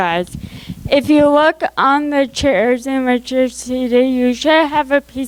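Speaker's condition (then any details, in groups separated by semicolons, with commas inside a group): Cerebral palsy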